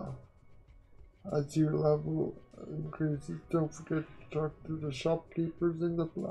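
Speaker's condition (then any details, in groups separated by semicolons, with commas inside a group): Quadriplegic cerebral palsy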